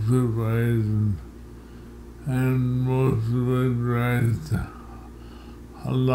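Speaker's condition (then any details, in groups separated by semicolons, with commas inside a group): Multiple sclerosis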